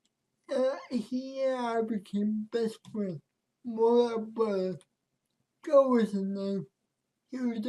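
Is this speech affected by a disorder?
Yes: cerebral palsy; brain oxygen deprivation, physical disability; speech affected.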